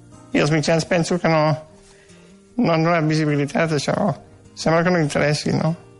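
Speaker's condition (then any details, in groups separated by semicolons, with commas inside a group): Duchenne muscular dystrophy; no longer able to eat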